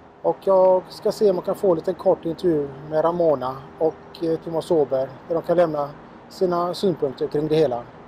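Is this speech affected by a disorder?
No.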